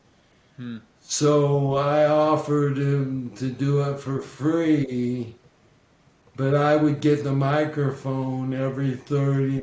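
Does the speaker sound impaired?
Yes: ALS; ongoing, currently battling disease; slurred speech, losing voice, still heard loud and clear.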